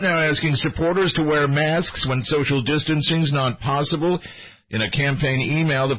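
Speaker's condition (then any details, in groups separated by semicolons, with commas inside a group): No condition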